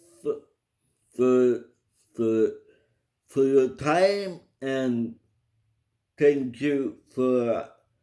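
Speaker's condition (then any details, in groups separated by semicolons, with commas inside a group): Cerebral palsy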